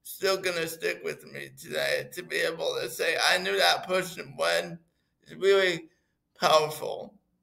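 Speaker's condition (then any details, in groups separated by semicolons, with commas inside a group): Cerebral palsy; clenched fist, unsteady walk; weekly voice work on projection and pronunciation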